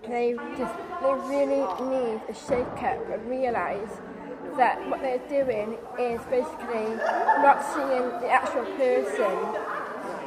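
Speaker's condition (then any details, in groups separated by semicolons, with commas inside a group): Down syndrome; learning disability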